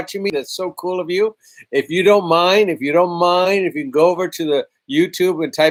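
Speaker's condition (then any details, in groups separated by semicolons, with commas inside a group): No condition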